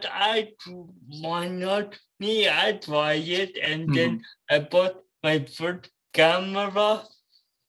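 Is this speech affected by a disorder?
Yes: cerebral palsy.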